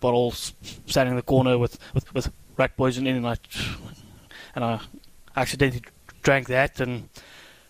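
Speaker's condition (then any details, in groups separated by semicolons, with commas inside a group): Stutter; childhood onset after rat poison ingestion and near-fatal hospitalization, Dr. Bird, Blank Center: genetic, incurable; adult, stuttering over 20-25 years, learned four years ago not curable; severe in childhood, withdrew socially, avoided telephone and public speaking; repeated words, prolonged sounds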